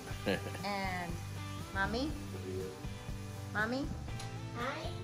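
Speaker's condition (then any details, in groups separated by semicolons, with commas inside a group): No condition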